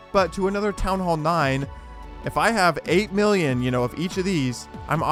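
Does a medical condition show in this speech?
No.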